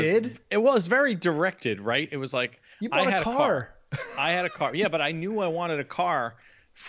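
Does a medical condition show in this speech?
No.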